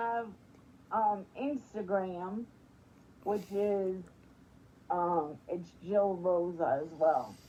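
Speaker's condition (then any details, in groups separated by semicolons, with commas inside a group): Spastic quadriplegic cerebral palsy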